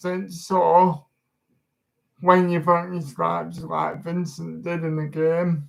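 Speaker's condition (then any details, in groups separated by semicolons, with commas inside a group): Disability affecting speech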